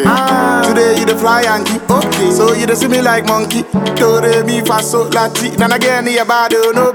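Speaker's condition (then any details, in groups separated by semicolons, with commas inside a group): No condition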